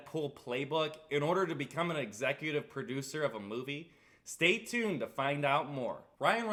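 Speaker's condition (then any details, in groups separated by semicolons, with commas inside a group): No condition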